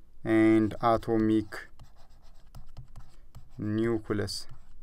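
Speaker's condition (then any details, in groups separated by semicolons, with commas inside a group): No condition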